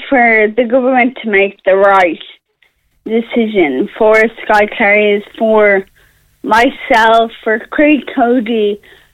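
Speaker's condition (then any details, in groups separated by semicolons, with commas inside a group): Friedreich's ataxia; awaiting HSE reimbursement decision on Skyclarys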